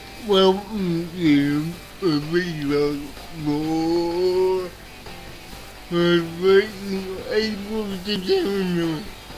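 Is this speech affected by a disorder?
Yes: cerebral palsy.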